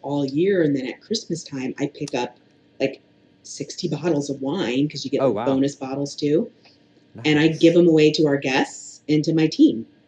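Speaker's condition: No condition

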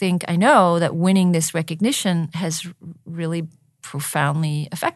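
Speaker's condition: No condition

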